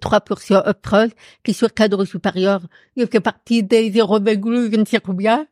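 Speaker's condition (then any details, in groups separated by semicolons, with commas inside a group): Profound deafness; audible accent from deafness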